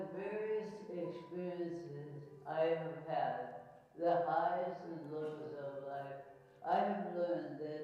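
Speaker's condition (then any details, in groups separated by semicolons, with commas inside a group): ALS; speech and swallowing changes present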